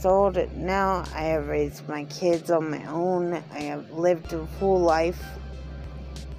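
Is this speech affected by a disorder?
Yes: mild cerebral palsy; born not breathing after overdue home birth, almost 12 pounds, walked at almost 3, diagnosed at 18, seizures; seizures affect speech and motor skills, speech problems since school, almost lethargic when tired.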